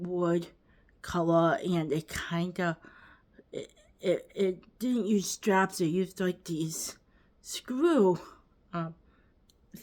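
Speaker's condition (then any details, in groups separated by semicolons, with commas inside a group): Cerebral palsy, quadriplegic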